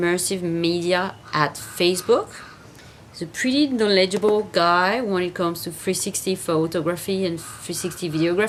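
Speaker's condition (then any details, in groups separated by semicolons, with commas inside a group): No condition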